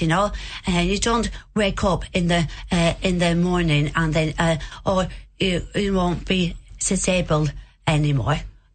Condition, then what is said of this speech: Aphasia. I have a aphasia, that's why, yes?